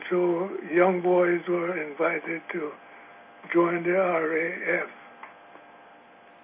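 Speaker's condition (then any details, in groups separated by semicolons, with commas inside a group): Parkinson's; severe Parkinson's, age 82, weak airflow, cannot sustain saxophone, flute or clarinet for whole gig; choppy, strain audible in voice, stressful to speak, may have difficulty speaking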